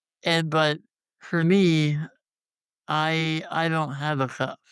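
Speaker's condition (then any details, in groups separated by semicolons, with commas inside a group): Congenital muscular dystrophy; tracheostomy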